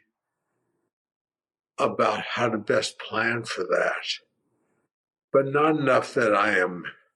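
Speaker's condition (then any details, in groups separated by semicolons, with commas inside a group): Primary lateral sclerosis; voice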